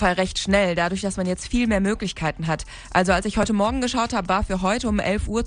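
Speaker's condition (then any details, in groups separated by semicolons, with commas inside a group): No condition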